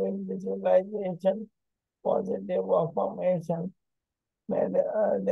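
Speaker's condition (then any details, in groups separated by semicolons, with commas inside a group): ALS; onset right index finger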